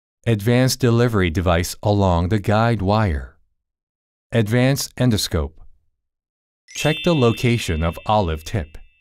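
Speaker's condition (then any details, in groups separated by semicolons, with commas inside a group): No condition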